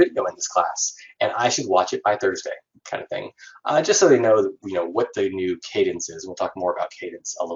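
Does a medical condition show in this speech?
No.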